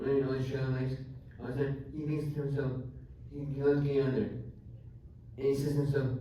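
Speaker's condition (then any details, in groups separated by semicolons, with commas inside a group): Traumatic brain injury; climbing accident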